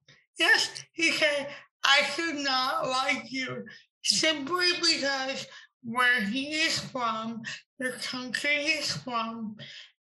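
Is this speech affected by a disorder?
Yes: cerebral palsy; since birth, uses wheelchair, visibly disabled.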